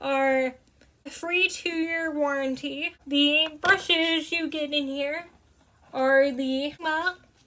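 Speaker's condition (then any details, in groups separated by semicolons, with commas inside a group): Cerebral palsy; spasticity in hands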